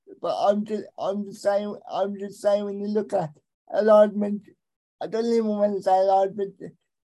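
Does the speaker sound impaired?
Yes: cerebral palsy; arms affected, left hand usable, right hand basically useless; able to communicate, stutters a lot, worse when distracted by several things.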